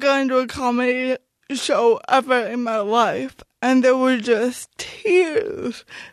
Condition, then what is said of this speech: Cerebral palsy. And then it allows people not to think about the way you speak or something like